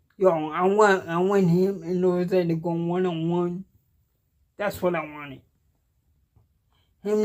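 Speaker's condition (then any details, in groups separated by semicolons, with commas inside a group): Cerebral palsy; cannot walk, uses wheelchair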